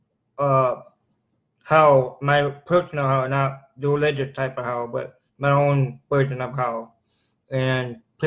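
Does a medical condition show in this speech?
Yes: cerebral palsy.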